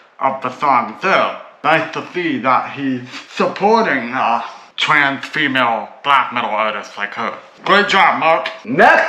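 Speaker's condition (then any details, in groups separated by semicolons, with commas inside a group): Cerebral palsy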